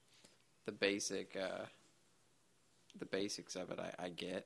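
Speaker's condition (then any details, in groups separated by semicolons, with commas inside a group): Duchenne muscular dystrophy; terminal, progressive muscle disease, smuggled steroids in sixth grade, physical therapy; age 28, past usual life expectancy of 21, stem cell therapy in Costa Rica since about six years ago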